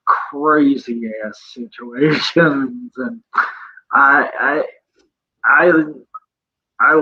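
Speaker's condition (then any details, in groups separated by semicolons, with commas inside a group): Cerebral palsy; present from birth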